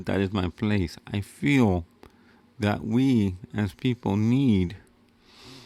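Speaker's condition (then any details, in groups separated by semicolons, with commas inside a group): Cerebral palsy; wheelchair user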